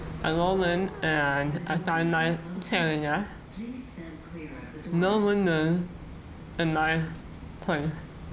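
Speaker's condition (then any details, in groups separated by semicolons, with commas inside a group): Muscular dystrophy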